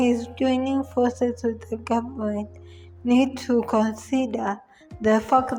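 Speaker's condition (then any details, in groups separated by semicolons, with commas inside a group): Cerebral palsy; from birth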